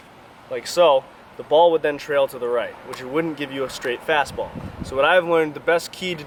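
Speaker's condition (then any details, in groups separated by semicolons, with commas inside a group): No condition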